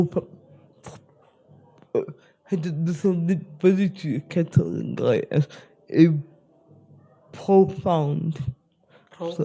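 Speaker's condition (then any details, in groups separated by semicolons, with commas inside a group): Spastic cerebral palsy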